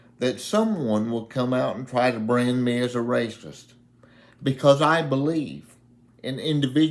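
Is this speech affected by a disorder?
Yes: cerebral palsy; reports speaking clearly.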